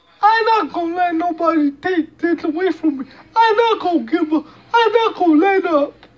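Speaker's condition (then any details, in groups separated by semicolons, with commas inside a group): Cerebral palsy; speech hard to understand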